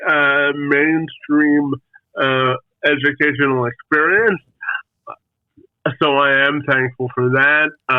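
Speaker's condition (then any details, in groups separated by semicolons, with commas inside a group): Spastic quadriplegic cerebral palsy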